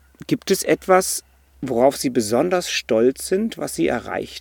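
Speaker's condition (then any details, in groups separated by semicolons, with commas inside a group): No condition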